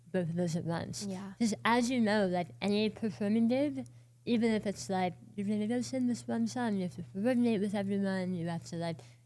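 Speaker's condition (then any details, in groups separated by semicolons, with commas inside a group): Oral cancer, partial glossectomy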